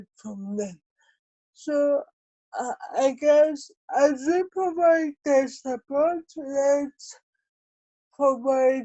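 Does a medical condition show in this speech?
Yes: cerebral palsy.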